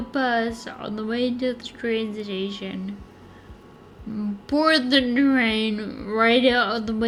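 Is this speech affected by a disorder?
Yes: Friedreich's ataxia; effort needed to speak clearly without stumbling.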